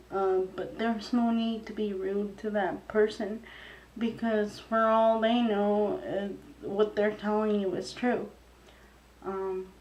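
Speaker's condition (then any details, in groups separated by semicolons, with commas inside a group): Cerebral palsy; wheelchair user, past surgeries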